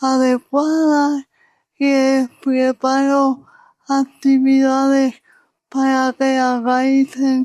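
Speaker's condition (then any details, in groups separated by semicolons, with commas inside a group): Cerebral palsy; unchanged since earlier assessment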